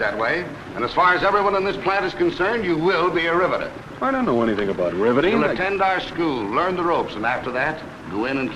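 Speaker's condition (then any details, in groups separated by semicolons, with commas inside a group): No condition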